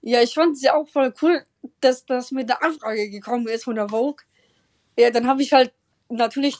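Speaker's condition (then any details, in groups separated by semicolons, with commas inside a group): Down syndrome, Trisomie 21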